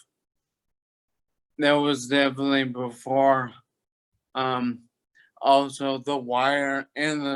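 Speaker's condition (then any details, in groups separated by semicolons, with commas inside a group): Toxic leukoencephalopathy, locked-in syndrome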